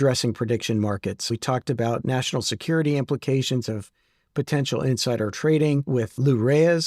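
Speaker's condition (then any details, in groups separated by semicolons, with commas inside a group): No condition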